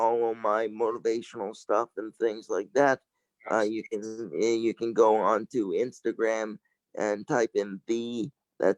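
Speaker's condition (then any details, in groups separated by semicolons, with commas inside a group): Cerebral palsy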